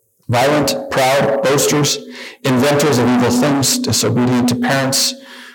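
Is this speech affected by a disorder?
No.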